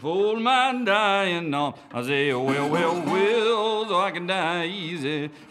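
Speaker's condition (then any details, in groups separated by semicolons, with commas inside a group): No condition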